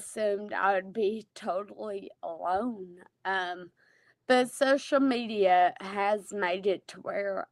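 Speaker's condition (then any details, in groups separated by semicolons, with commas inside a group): Friedreich's ataxia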